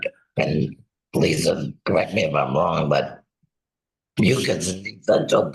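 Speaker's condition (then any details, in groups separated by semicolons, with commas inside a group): Laryngectomy; total laryngectomy and glossectomy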